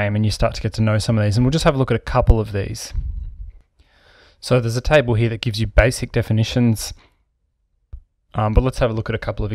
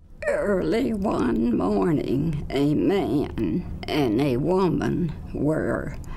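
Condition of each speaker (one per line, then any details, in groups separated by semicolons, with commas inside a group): No condition
Adductor spasmodic dysphonia with tremor; adductor type, vocal folds close too tightly, tremor component; strained voice, intermittent tightness, audible vocal tremor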